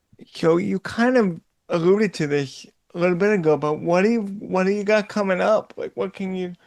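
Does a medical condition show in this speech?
Yes: cerebral palsy.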